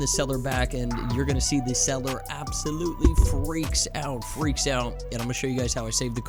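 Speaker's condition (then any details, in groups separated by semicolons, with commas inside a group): No condition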